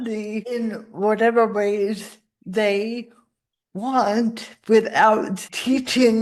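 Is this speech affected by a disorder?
Yes: cerebral palsy; spasticity.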